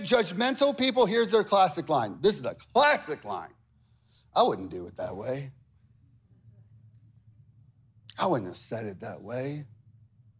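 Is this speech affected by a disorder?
No.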